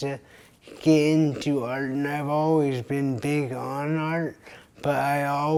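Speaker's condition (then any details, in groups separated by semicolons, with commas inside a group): Traumatic brain injury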